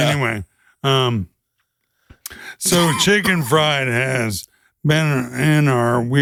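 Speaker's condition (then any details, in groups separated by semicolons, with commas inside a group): ALS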